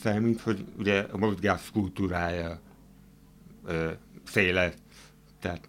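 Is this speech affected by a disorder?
Yes: hearing impairment; hard of hearing.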